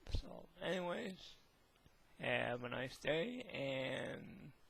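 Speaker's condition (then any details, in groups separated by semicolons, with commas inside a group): Hemiplegic cerebral palsy; hemiplegic type, legs affected, rod in right leg after femur surgery, deaf left ear; past speech impediment, largely fixed by speech therapy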